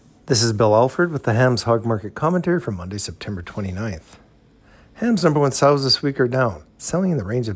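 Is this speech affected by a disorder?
No.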